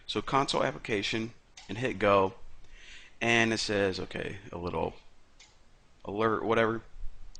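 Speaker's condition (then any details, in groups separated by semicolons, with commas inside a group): No condition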